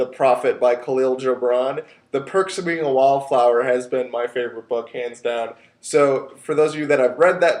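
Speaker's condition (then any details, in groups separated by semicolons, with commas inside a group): No condition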